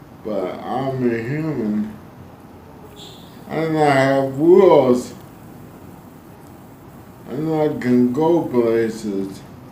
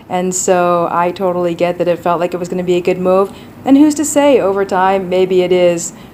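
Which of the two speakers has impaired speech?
The first: ALS; severe violent spasticity, intrathecal baclofen pump, essential tremor; off medication, uses wheelchair, collapses on standing, spasticity easing; voice lost, breathing trouble after pump surgery, now louder, clearer.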